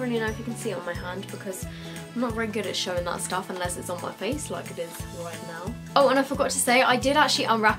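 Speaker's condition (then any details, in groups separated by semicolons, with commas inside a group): No condition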